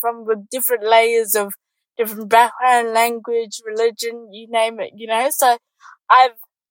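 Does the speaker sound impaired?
Yes: cerebral palsy; congenital cerebral palsy, born in New Zealand, moved to Australia on doctors' advice.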